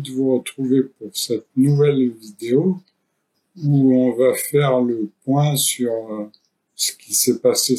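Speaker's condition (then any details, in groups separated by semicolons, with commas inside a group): ALS; noninvasive ventilation at night for two-three months; increasing difficulty speaking, mainly due to breath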